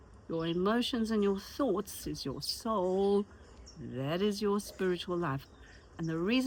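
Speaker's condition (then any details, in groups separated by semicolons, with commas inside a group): No condition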